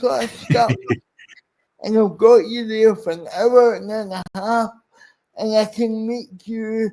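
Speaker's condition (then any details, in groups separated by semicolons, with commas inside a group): Cerebral palsy; speech impairment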